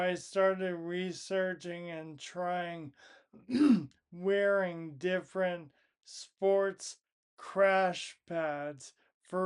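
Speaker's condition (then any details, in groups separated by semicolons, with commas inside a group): Primary lateral sclerosis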